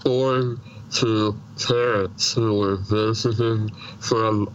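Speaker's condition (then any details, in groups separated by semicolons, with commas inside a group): Treacher Collins syndrome, severe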